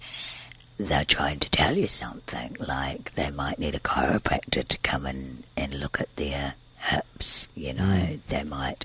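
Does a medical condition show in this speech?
Yes: tracheostomy and scarred vocal cord, laryngeal cysts, surgical vocal cord scarring; congenital laryngeal cysts, tracheostomy 3 weeks to 15, reinserted 18, cyst surgery 20 Green Lane Hospital; voice sounds different, presses on tracheostomy tube, later surgery left voiceless eight months, used voice machine.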